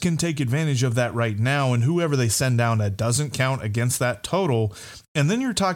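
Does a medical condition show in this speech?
No.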